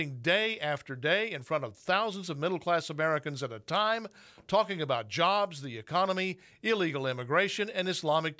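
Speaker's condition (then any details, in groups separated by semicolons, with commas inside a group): No condition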